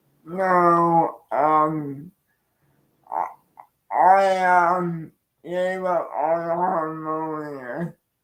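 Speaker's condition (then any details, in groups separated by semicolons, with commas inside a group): Cerebral palsy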